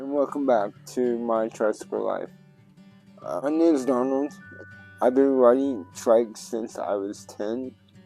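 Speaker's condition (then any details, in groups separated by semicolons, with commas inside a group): Cerebral palsy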